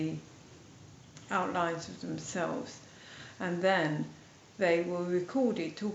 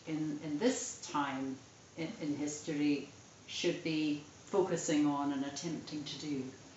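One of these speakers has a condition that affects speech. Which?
The first: MND, mild; about 8 months since diagnosis; speech slightly affected.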